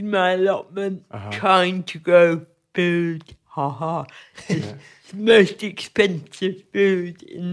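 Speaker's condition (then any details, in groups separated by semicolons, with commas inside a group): Cerebral palsy; physically affects creating art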